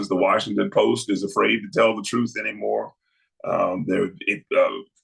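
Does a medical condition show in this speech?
No.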